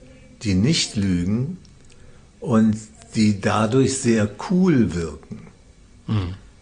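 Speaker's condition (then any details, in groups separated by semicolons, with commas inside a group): Parkinson's disease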